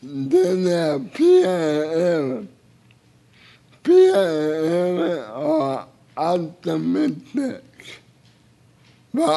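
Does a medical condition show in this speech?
Yes: cerebral palsy; speech a little unclear.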